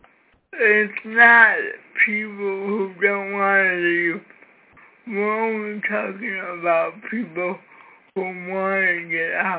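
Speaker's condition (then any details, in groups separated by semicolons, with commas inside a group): Cerebral palsy; severe cerebral palsy from birth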